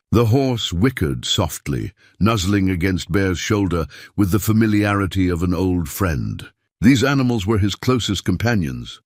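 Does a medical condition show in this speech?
No.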